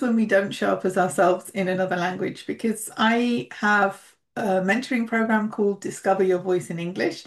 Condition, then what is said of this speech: No condition.